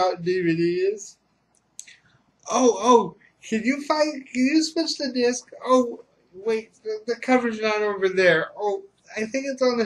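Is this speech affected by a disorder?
Yes: cerebral palsy.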